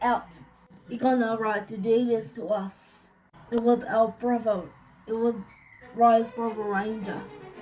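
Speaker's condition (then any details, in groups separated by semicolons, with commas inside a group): Cerebral palsy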